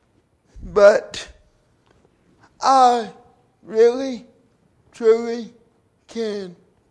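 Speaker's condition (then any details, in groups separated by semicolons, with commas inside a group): Cerebral palsy; from birth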